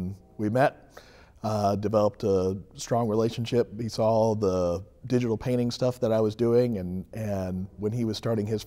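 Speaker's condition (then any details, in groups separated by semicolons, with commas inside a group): No condition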